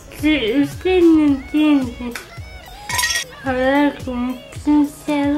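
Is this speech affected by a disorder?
Yes: cerebral palsy.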